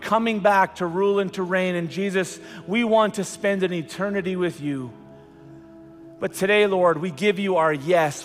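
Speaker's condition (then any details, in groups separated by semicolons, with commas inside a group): No condition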